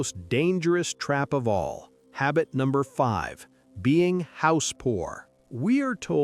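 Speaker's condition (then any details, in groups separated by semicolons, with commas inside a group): No condition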